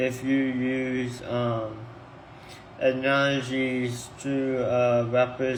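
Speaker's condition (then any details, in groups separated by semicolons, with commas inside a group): Tongue cancer surgery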